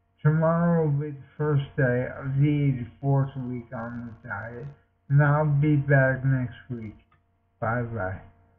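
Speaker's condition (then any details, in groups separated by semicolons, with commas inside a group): Multiple sclerosis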